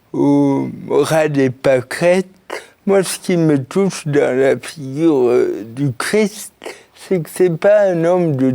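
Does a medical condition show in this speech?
Yes: cerebral palsy; since birth, birth injury.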